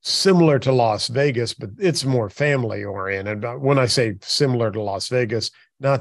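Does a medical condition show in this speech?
No.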